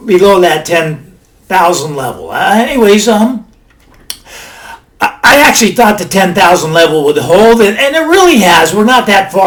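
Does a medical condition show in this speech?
No.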